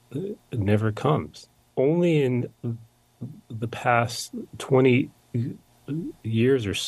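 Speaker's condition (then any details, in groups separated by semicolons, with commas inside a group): Stutter; long hidden; still stutters, no cure; blocking, no stuttering when singing; prolonged sounds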